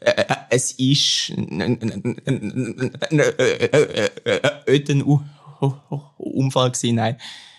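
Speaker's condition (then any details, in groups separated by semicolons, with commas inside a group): Stuttering; stuttering since about age 3.5, persisting, childhood self-experiments like robot-like speaking; affected in certain situations, varies better or worse, fluent when singing; prolonged sounds, blocks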